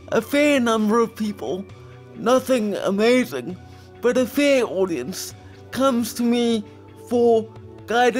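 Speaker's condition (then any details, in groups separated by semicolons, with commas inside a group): Quadriplegic cerebral palsy, severe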